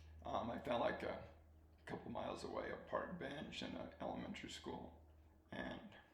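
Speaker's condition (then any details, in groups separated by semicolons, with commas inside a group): ALS; soft spoken, swallowing getting harder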